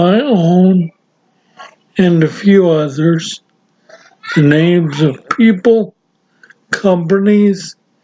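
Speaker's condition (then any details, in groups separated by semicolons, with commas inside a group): Severe traumatic brain injury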